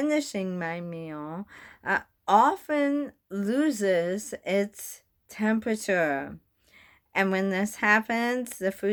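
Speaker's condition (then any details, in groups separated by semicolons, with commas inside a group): Bulbar onset ALS; weakness affects speaking, chewing, swallowing, breathing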